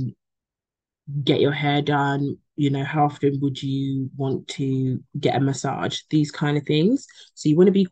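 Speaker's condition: No condition

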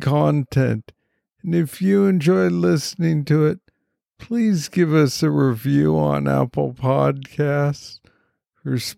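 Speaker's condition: Parkinson's disease; young onset, diagnosed at age 35; on medication

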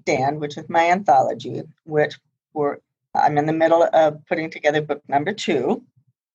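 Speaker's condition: Profound hearing loss, congenital, high-frequency

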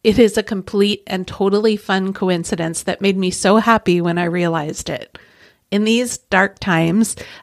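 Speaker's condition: No condition

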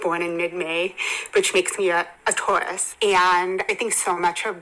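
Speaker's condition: Hearing impairment; further hearing loss at 27

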